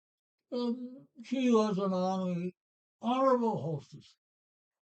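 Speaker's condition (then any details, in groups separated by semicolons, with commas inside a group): Parkinson's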